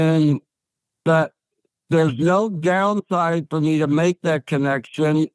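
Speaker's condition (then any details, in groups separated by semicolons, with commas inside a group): ALS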